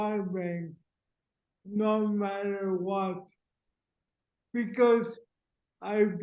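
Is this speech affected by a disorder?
Yes: cerebral palsy.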